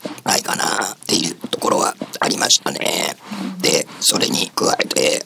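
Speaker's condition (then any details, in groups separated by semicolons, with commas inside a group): Laryngectomy, esophageal speech; learned at 銀齢会 voice class, attended two and a half years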